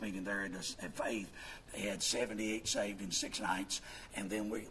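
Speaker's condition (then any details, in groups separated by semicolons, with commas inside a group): Vocal fold paralysis, bilateral; speaks with false vocal folds; do not come together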